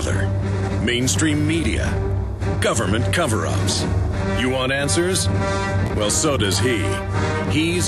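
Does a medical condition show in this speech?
No.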